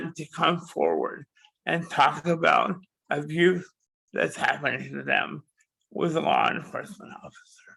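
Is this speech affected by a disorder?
Yes: cerebral palsy.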